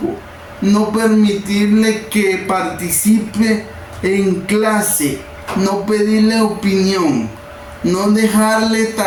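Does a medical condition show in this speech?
Yes: cerebral palsy.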